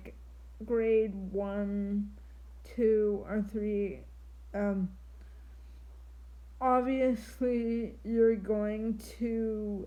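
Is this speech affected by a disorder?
Yes: triplegic cerebral palsy.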